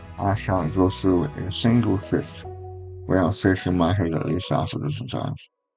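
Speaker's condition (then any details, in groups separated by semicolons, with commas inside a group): Stage 4 tongue cancer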